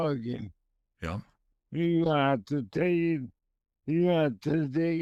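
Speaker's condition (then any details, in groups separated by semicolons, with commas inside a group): Multiple sclerosis; esophagus affected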